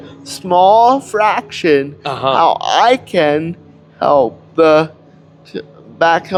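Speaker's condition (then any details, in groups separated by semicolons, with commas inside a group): Cerebral palsy; cannot walk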